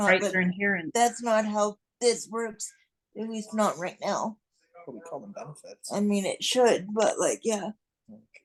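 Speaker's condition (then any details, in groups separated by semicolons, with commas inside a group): Cerebral palsy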